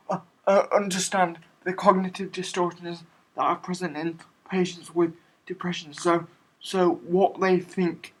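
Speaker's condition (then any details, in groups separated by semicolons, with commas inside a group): Cerebral palsy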